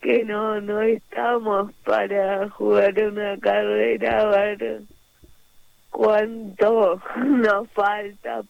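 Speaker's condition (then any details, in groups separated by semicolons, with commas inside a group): Cerebral palsy; manner of speaking and moving affected, prompting others' prejudice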